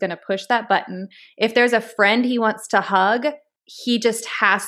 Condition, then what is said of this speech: None; typical speech.